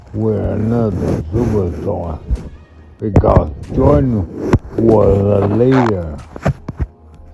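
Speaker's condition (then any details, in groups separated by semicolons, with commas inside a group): Multiple sclerosis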